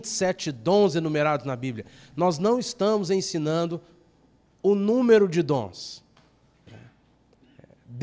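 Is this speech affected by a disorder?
No.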